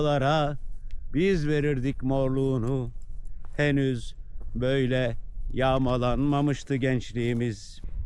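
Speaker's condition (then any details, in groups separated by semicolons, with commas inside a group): No condition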